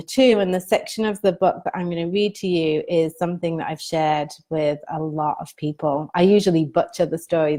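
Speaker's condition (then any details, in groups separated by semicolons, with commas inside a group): No condition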